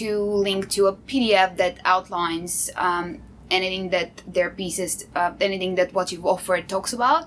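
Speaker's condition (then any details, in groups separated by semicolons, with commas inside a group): No condition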